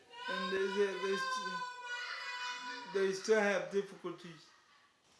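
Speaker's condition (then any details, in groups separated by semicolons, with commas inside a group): Cerebral palsy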